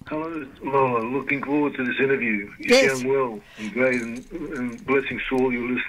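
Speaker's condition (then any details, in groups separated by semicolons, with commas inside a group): Parkinson's disease; diagnosed 2019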